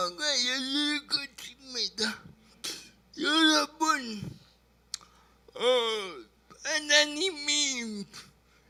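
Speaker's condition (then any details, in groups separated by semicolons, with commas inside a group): Brain lesion disability grade 1, severe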